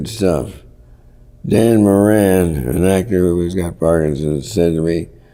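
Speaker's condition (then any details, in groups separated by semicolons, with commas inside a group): Parkinson's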